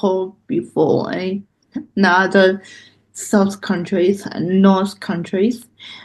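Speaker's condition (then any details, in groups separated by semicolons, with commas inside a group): Cerebral palsy; loss of muscle control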